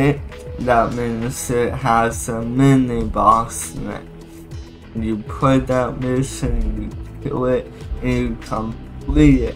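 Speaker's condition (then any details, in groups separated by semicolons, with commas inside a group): Cerebral palsy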